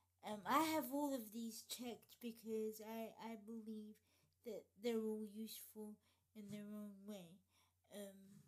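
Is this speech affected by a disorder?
Yes: cerebral palsy.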